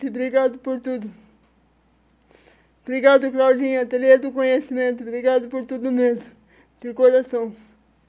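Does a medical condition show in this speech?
Yes: cerebral palsy; spasticity, premature birth.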